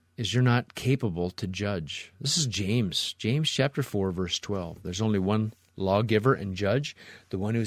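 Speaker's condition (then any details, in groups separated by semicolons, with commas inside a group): No condition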